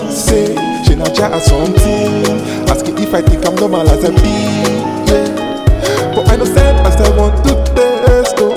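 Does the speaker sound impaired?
No.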